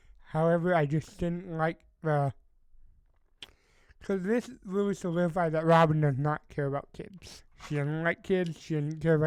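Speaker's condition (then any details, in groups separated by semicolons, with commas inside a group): Cerebral palsy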